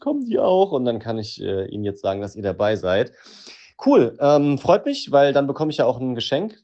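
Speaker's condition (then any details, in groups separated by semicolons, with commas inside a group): No condition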